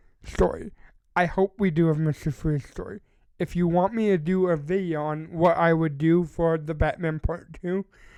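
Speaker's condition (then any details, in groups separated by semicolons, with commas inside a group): Cerebral palsy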